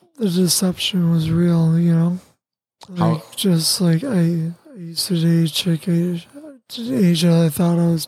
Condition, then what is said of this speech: Tracheostomy. And they say you have to sleep with the cuff up, and that stops you from talking.